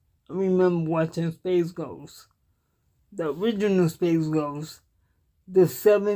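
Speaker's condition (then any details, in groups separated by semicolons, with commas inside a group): Cerebral palsy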